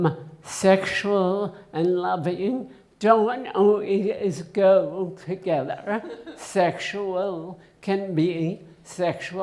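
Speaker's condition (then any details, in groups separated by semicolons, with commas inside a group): Essential tremor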